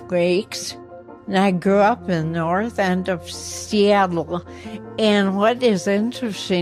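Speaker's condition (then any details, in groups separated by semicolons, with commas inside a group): Ataxia; progressive, affects motor skills and voice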